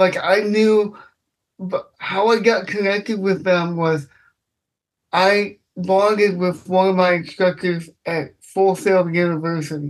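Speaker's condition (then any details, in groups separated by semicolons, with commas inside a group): Cerebral palsy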